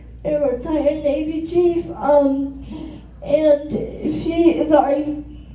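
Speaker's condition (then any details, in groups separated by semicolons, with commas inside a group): Cerebral palsy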